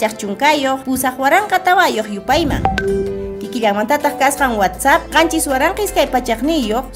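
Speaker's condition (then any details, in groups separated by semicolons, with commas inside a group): No condition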